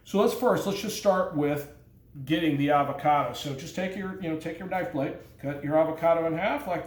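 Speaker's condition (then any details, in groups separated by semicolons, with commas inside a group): No condition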